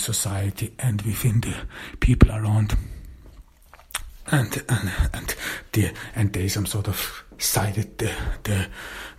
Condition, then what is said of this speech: Stuttering. I myself feel it in a way that my speaking has improved, that I some sort of, the more I talk, the more I speak, I stutter less.